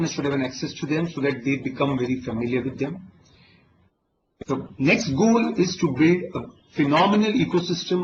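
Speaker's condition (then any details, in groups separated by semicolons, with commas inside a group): No condition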